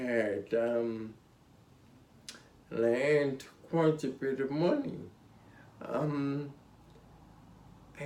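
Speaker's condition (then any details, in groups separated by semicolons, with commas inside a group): Spinocerebellar ataxia (sca7)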